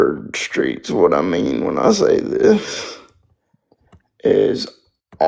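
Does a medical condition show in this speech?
Yes: spastic quadriplegic cerebral palsy.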